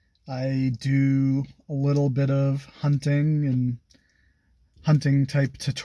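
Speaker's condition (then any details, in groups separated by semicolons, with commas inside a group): No condition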